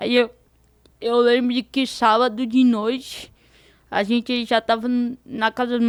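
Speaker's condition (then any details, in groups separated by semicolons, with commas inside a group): Cerebral palsy; diparetic form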